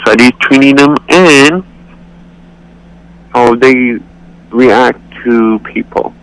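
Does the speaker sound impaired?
Yes: cerebral palsy; accepts own voice.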